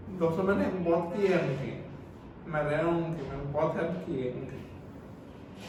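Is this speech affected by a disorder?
Yes: cerebral palsy.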